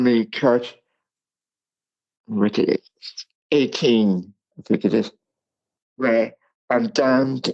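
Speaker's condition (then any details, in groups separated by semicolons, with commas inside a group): Cerebral palsy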